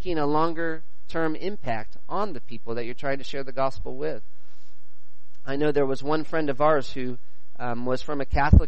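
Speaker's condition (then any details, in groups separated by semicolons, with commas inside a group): No condition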